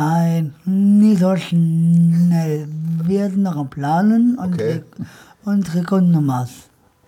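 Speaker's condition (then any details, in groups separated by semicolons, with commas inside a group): Down syndrome; age 26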